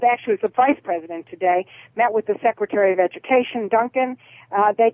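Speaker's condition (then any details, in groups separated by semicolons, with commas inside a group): No condition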